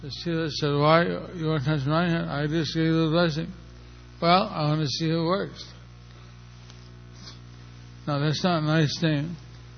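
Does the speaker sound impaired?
Yes: stroke; stroke a little over a year ago; speaking not easy, unsure listeners understand, engages helper Jantai.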